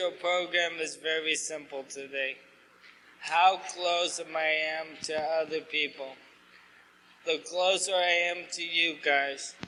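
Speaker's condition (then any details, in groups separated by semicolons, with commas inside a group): ALS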